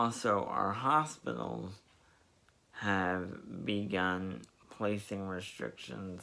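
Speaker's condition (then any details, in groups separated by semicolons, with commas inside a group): Spastic diplegia cerebral palsy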